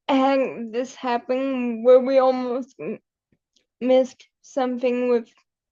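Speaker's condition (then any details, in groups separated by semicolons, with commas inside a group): Cerebral palsy; quadriplegic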